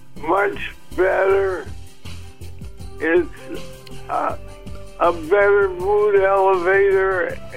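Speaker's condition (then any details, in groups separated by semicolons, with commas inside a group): Parkinson's disease, mild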